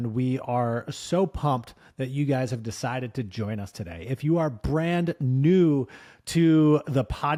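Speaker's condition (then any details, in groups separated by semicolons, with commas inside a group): No condition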